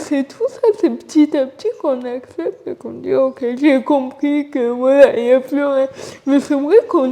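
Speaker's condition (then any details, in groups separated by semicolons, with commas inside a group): Cerebral palsy; from birth, uses wheelchair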